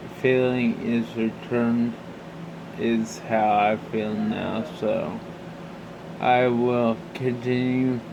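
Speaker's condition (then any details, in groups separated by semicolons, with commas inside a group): Brain injury (brain shearing)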